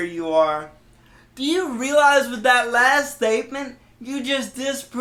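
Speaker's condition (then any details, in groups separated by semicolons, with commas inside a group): Cerebral palsy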